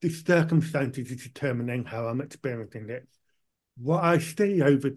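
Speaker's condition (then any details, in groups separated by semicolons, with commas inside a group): Profound deafness; speech not too bad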